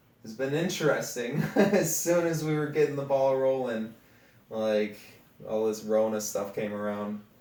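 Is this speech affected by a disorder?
No.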